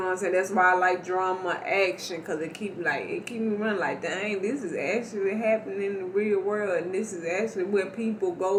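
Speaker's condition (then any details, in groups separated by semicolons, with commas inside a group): Cerebral palsy; not paralyzed, can stand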